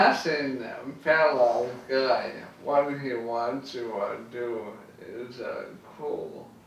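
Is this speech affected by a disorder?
Yes: ALS; onset in finger, slightly bent.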